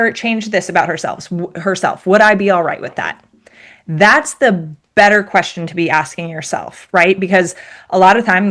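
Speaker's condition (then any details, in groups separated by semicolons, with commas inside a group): No condition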